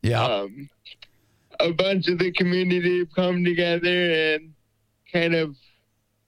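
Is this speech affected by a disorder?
Yes: cerebral palsy; diagnosed in early infancy after neonatal care, uses wheelchair, limited wheelchair mobility.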